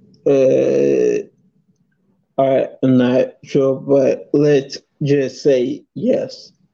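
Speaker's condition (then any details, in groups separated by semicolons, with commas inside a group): Multiple sclerosis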